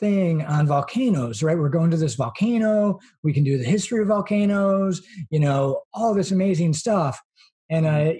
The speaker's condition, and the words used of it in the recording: None; typical speech.